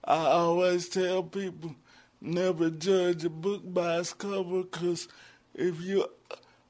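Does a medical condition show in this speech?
Yes: cerebral palsy; since birth, uses wheelchair.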